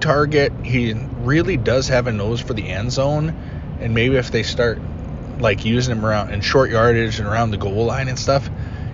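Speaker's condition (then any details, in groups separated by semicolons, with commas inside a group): No condition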